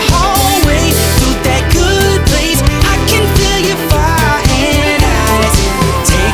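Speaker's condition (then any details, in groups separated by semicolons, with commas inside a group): No condition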